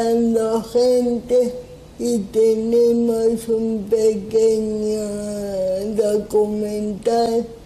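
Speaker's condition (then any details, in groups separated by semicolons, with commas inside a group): Cerebral palsy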